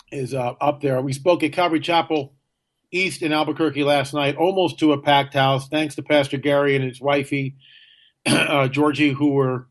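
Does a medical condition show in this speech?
No.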